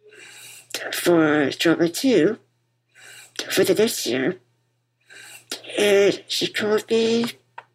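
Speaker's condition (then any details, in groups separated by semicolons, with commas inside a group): Muscular dystrophy; BiPAP machine audible while talking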